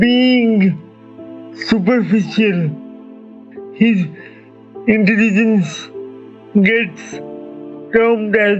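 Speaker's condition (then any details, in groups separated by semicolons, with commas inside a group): Cerebral palsy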